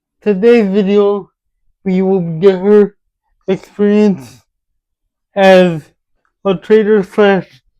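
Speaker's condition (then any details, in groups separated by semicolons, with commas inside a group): Cerebral palsy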